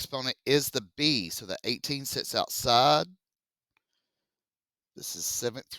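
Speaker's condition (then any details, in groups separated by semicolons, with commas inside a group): No condition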